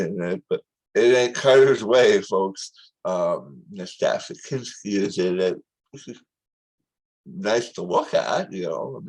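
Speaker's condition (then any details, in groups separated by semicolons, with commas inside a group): Tongue cancer surgery; tongue rebuilt with wrist graft; still recovering from tongue surgery; speech practice, trouble saying some words since operation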